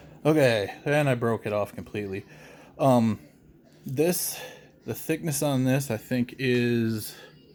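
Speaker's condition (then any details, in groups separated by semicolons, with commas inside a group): No condition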